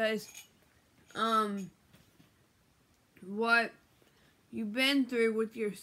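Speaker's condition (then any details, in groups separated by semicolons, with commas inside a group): Brain injury; memory problems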